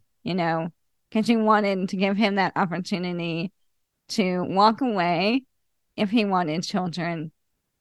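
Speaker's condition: ALS; very slow progression

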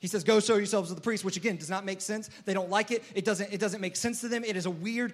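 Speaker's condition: No condition

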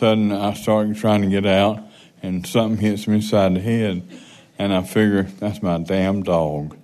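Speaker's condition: Parkinson's

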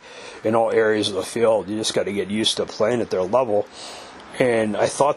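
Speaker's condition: No condition

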